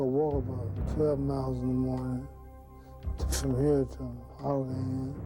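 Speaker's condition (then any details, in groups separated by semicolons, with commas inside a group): Parkinson's syndrome; mild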